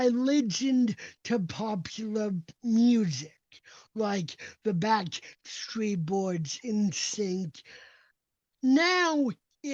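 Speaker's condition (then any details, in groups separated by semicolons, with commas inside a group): Dystonia; dystonia with cerebral palsy from birth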